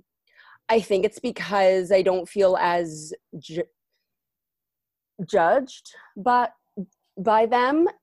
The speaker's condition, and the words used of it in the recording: Stuttering. And I also find that since I'm kind of in charge, that the stutter isn't as bad because my confidence is a lot better.